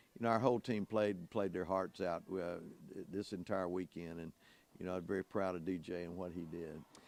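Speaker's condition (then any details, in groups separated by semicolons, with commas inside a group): No condition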